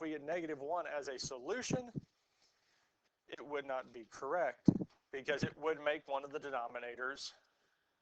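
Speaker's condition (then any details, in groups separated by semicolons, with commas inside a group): No condition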